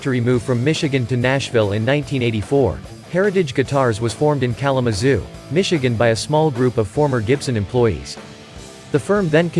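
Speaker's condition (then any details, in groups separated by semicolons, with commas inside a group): No condition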